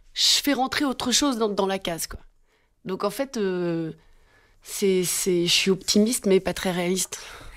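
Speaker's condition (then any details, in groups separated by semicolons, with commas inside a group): No condition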